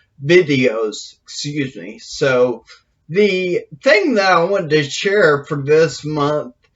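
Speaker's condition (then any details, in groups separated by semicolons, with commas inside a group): Brain injury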